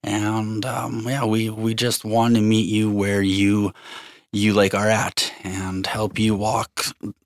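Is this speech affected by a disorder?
Yes: stutter; lifelong stutter; avoided talking whole life due to stutter; here repeated words, prolonged sounds.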